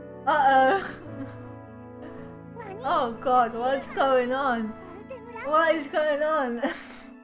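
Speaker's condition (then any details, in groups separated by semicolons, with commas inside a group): Cerebral palsy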